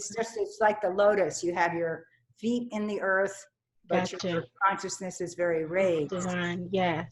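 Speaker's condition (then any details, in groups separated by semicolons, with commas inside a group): No condition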